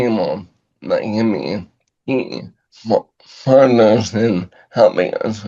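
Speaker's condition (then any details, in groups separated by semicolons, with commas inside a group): ALS; about two years since onset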